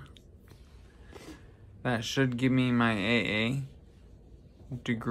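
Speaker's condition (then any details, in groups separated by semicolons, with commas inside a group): Traumatic brain injury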